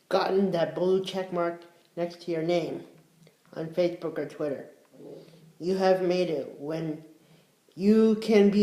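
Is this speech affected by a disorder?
Yes: cerebral palsy.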